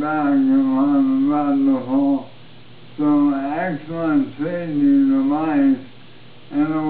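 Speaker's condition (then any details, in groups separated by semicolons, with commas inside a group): ALS; supplemental oxygen, movement assist device; voice changed dramatically, short of breath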